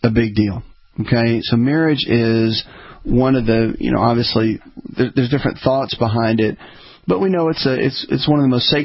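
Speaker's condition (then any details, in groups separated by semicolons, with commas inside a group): No condition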